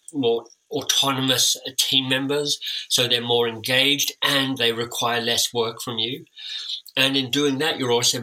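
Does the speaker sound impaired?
Yes: cleft lip and palate; orthodontic treatment.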